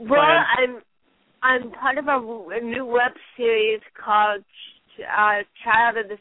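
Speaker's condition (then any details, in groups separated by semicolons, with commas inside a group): Cerebral palsy; since birth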